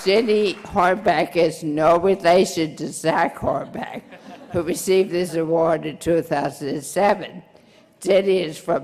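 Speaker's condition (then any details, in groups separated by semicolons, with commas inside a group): Brain injury; over three years since injury, rehabilitation completed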